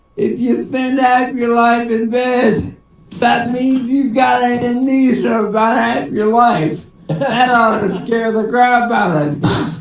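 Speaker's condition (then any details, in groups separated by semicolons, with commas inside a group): Cerebral palsy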